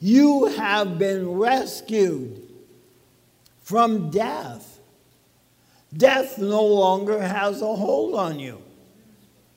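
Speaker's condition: ALS; talks funny

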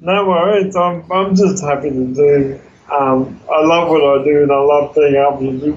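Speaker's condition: Cerebral palsy; congenital, wheelchair user

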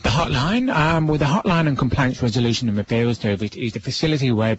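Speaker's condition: Deafness; relies on lip reading host in studio

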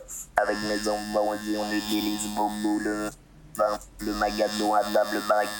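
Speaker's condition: Total pharyngolaryngectomy; first cancer 3 years ago, chemoradiotherapy, tracheal stenosis, second cancer, partial oesophagectomy, neck dissection; speaks with laryngophone electrolarynx, speech therapy since january for oro-oesophageal voice, phonatory prosthesis asked about; no natural voice, cannot shout or laugh, phone understood only by family, caregivers, lost in noise

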